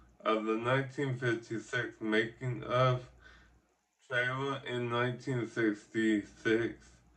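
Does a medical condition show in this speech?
Yes: ataxic cerebral palsy.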